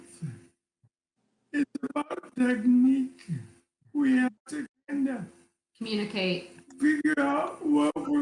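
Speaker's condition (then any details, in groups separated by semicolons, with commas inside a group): ALS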